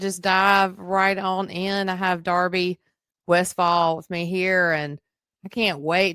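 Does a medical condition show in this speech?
No.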